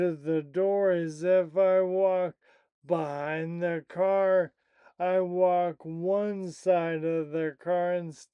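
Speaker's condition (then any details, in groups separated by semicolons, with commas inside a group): Primary lateral sclerosis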